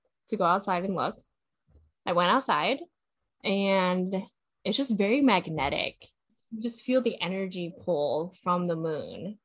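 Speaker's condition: No condition

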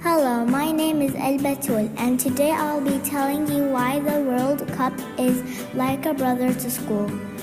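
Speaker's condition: No condition

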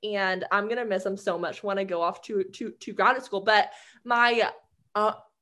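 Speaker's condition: Stuttering; stuttering since childhood, has had speech therapy; speaks in a different way, self-described as communicating just fine; repeated sounds

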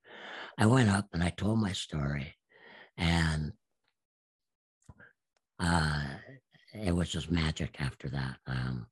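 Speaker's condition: Absent vocal cords; speech therapist saw no hope

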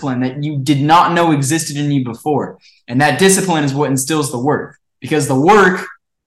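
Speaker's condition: No condition

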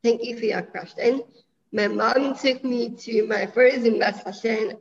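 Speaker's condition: Down syndrome; present from birth

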